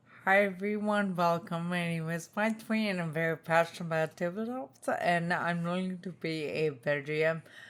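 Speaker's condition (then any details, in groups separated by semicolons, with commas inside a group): Spinocerebellar ataxia type 2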